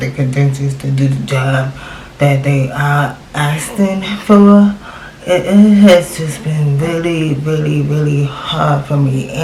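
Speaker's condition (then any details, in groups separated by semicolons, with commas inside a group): Cerebral palsy; from birth, left leg affected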